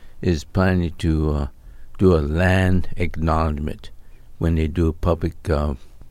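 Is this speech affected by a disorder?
Yes: ALS; onset year ago, slurred speech, limb and torso weakness, stroke ruled out, Mayo Clinic neurologist diagnosis; recently diagnosed, weakening body, cane always, MSU voice banking twice weekly with Tessa, William; slightly slurred, talking getting harder, fears sounding mumbled, voice disrupts train of thought, expects voice loss.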